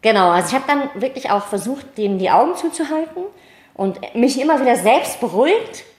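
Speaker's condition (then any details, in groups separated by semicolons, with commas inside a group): Cleft palate, mild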